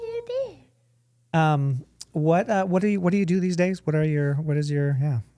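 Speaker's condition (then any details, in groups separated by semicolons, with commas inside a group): No condition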